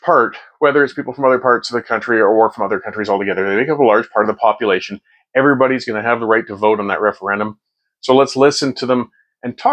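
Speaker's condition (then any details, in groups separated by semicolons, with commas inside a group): No condition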